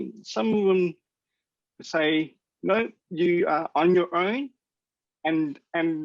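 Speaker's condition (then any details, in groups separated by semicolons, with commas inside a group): Cerebral palsy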